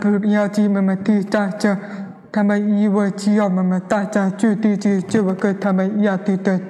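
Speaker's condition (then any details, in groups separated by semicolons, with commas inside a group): Hearing impairment; wears hearing aid, hears car horns and ambulance sirens with hearing aid; converses orally with host without interpreter; speech not very clear, others may not understand her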